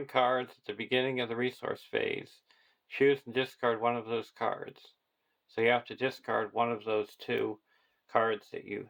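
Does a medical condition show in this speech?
No.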